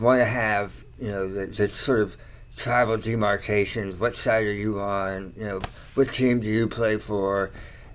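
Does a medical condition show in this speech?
Yes: tongue cancer surgery; radiation.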